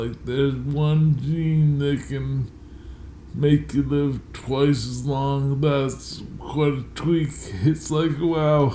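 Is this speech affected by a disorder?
Yes: multiple sclerosis.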